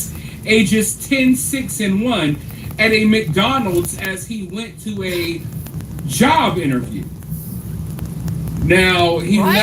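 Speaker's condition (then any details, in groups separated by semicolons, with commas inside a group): No condition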